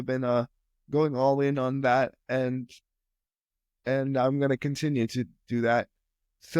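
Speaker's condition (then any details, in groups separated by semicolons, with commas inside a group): Spastic quadriplegia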